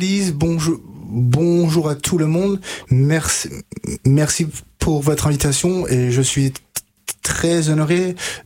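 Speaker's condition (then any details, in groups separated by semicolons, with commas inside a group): Stuttering; onset age 5-6, severe until 20, no childhood therapy, stuttering therapist Catherine Daubier in Nancy from age 20-22; age 33, about 27-28 years since onset, several years of speech therapy done, fluency techniques learned; blocks and repetitions, formerly blocked in every sentence, once could not read aloud, formerly signed with fingers; repeated sounds, repeated words, prolonged sounds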